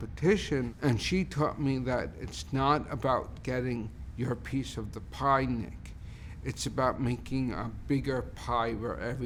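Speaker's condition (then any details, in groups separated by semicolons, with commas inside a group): Cerebral palsy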